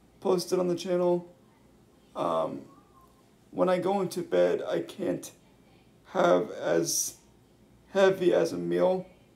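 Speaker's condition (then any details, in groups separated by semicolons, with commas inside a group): Cerebral palsy; wheelchair user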